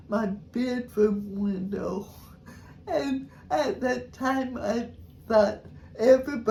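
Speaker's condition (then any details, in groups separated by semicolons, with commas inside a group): Cerebral palsy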